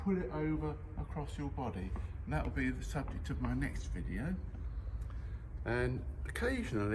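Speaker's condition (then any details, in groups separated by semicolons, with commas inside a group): No condition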